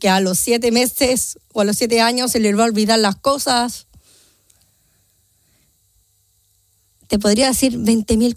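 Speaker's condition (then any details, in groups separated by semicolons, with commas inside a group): Down syndrome; present from birth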